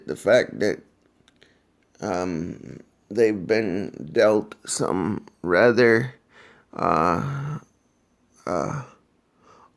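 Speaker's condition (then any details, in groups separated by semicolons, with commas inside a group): Cerebral palsy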